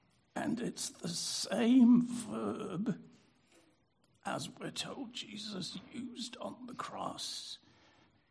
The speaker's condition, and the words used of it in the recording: Spasmodic dysphonia. And we share the experience that the more we use it, it gets a little bit easier, but it also gets tired.